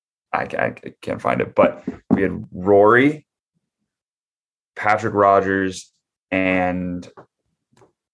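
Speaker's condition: No condition

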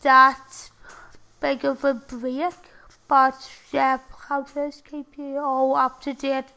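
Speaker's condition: Tracheostomy and ventilator dependent

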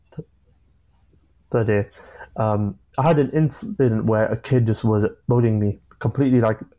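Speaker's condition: Stammering; stammer since childhood, early NHS speech and language therapy in group with others who stammer, told could never speak fluently; not a fluent speaker, openly admits stammer; prolonged sounds

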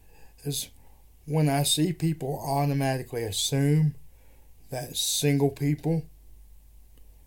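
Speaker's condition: Cerebral palsy; wheelchair user

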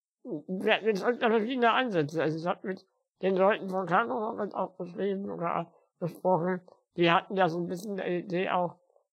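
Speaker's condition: Spinal muscular atrophy; spinal muscular atrophy since birth

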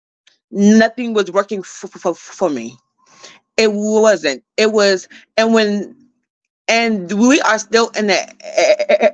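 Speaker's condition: Stuttering; repeated sounds, prolonged sounds

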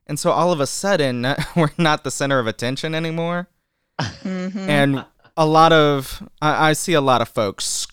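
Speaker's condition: No condition

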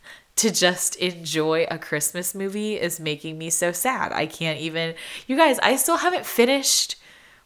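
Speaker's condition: No condition

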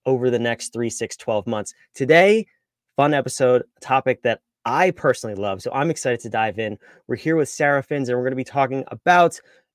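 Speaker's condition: No condition

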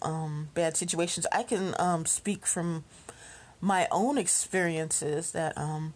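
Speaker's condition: No condition

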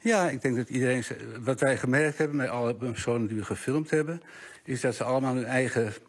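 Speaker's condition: Parkinson's disease; diagnosed about four years earlier, tremor at onset, marked fatigue in first years; medication cocktail working well, symptoms reduced, less fatigue, roughly 15% substantia nigra left

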